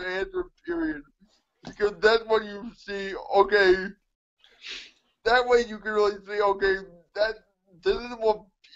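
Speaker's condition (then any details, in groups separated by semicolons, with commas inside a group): Cerebral palsy; mixed quadriplegia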